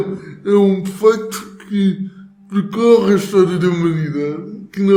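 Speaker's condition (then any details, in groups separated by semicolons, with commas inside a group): Cerebral palsy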